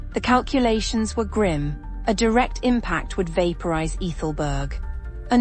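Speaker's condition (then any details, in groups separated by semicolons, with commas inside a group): No condition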